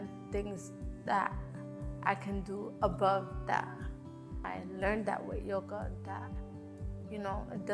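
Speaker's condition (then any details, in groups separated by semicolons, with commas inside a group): Cerebral palsy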